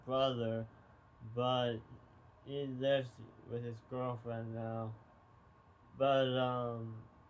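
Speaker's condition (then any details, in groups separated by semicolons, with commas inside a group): Tongue cancer surgery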